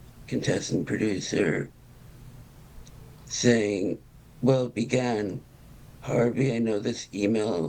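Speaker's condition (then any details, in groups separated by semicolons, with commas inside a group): Parkinson's disease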